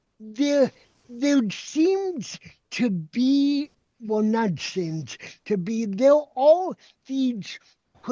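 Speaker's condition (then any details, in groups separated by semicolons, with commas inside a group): Cerebral palsy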